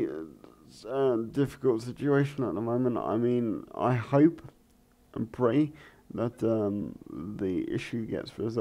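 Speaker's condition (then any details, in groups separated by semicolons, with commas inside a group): Cerebral palsy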